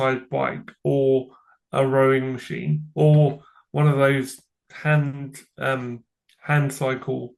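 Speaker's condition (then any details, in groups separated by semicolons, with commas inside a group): Cerebral palsy; from birth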